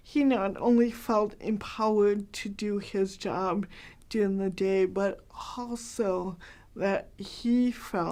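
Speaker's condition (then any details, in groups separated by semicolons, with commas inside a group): Cerebral palsy, mild; hard to understand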